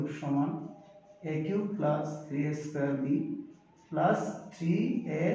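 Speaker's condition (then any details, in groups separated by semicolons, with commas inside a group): No condition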